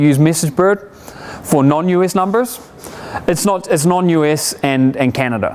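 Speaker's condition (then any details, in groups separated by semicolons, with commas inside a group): No condition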